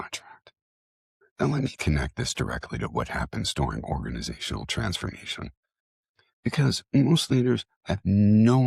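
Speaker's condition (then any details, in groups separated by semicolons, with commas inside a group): No condition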